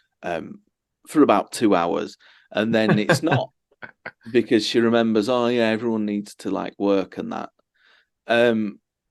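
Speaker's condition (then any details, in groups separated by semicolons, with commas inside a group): No condition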